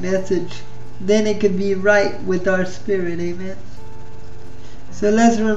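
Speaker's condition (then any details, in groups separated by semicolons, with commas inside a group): Spastic cerebral palsy; spastic form, quadriplegic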